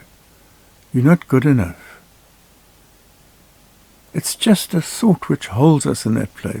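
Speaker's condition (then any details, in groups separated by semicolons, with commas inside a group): No condition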